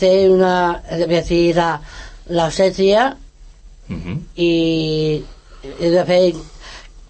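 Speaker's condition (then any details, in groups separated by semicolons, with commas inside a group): Down syndrome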